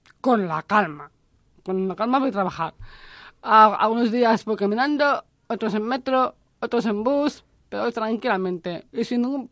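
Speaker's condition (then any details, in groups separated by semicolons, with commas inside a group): Down syndrome; intellectual disability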